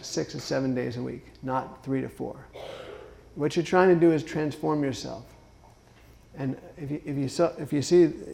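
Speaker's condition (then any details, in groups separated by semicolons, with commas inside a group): Parkinson's disease; left foot dystonia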